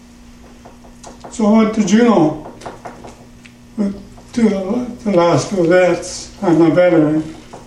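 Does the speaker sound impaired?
Yes: Parkinson's; trouble in the throat while speaking; trouble in the throat when speaking.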